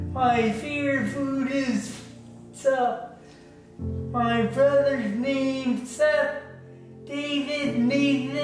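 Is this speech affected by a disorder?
Yes: traumatic brain injury, severe; speech and expression improved.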